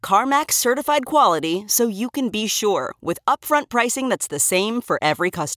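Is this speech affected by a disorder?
No.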